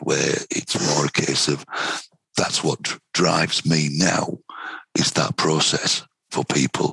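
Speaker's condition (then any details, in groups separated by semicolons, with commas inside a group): Vocal cord cancer, head and neck cancer, right vocal cord; onset about 51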